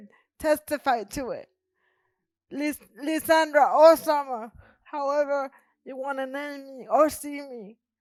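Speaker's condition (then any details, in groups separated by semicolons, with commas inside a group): Cerebral palsy; present from birth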